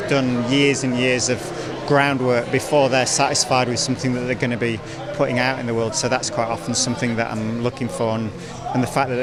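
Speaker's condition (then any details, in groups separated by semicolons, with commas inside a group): No condition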